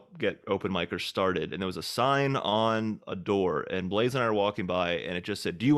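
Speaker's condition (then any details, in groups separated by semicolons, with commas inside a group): No condition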